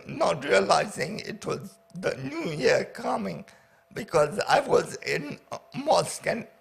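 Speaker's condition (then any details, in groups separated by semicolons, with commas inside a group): Paraplegia with essential tremor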